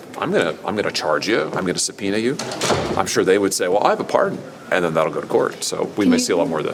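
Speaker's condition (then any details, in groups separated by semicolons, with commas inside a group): No condition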